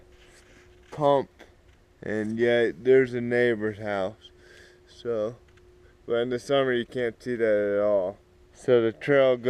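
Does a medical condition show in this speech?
Yes: cerebral palsy.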